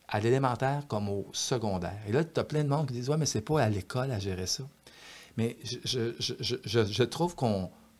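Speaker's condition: Stuttering; hereditary stuttering since before birth, grandparents and uncles stuttered on both sides, not from mother's death; stuttering barely noticeable, microphone helps him feel at ease; tongue slips, exaggerates words, little stuttering heard; repeated sounds

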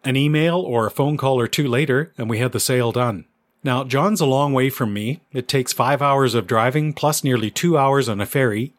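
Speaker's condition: No condition

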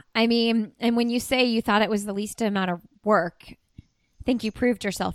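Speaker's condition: No condition

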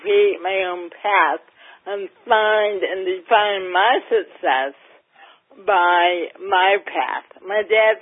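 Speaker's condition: Cerebral palsy, mild; mildly affects speech

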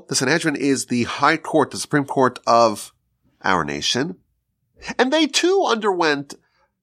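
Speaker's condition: No condition

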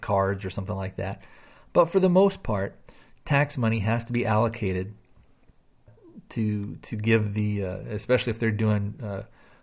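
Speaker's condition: No condition

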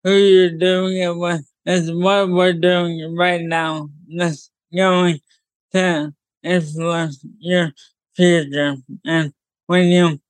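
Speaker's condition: ALS; ALS diagnosed about 9 months ago, motor neurons dying, muscles failing, total paralysis expected; hard to talk clearly

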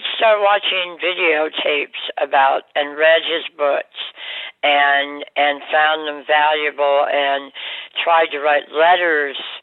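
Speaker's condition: Oral cancer surgery, jaw removal

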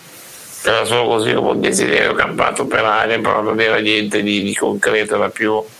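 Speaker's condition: Duchenne muscular dystrophy; genetic Duchenne muscular dystrophy, diagnosed around age six and a half; ventilator enables speaking and more autonomous breathing

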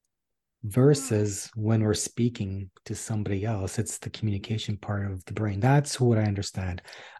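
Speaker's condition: No condition

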